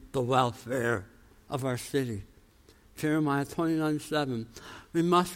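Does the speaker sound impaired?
Yes: tongue cancer, jaw reconstruction, osteonecrosis of jaw after radiation; radiation-treated tongue cancer.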